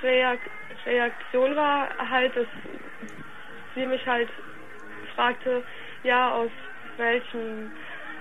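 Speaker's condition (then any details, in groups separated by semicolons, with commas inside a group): Stuttering; stuttering since primary school, outpatient speech therapist helped, worsened, one-month stay at Landesklinik Bonn, cause undisclosed; going fairly well since clinic stay, open about stuttering, hopes to become nearly stutter-free; stutters somewhat in conversation, strongly mood-dependent, worse meeting new people or reading aloud to groups; repeated sounds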